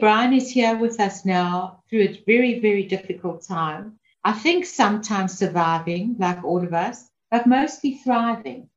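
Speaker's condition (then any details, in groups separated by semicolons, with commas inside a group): No condition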